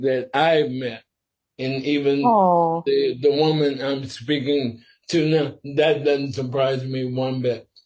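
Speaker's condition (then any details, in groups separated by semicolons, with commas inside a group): Sporadic ALS; must speak slower and carefully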